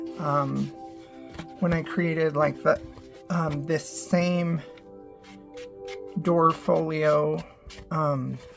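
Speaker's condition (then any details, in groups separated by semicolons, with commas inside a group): No condition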